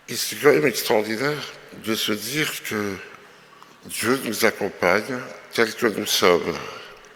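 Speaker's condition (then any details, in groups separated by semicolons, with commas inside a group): Myopathy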